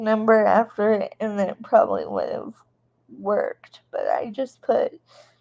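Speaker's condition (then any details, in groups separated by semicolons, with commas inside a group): Cerebral palsy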